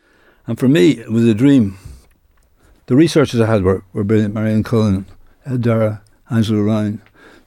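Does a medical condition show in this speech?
Yes: Parkinson's disease; diagnosed about 10 years ago, progressive, expected to worsen.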